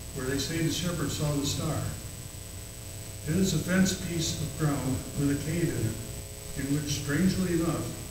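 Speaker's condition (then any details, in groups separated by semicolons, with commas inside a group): No condition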